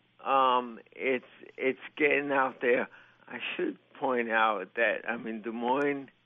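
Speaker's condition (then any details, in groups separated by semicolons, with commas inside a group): Lou Gehrig's disease; als, recently disclosed publicly; still able to drive and go to work; voice a mess, audibly affected, others assume drunk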